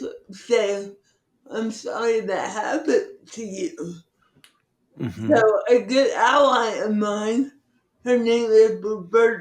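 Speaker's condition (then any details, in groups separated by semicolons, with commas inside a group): Cerebral palsy; from birth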